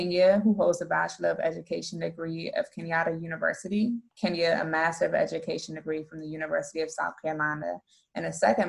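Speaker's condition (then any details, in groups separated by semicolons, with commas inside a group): No condition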